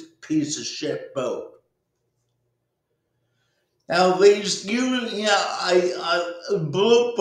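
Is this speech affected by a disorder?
Yes: cerebral palsy.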